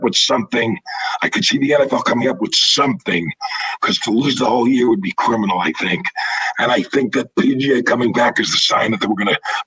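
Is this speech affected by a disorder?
Yes: throat cancer, vocal cords removed; no voice for about five years after vocal cord removal, now partial voice.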